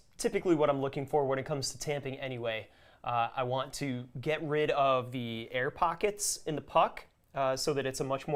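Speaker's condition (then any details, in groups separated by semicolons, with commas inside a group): No condition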